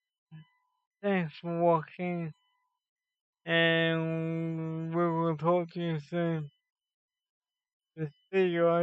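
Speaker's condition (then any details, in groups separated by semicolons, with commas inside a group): Cerebral palsy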